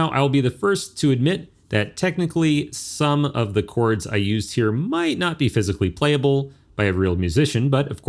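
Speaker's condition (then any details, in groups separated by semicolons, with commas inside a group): No condition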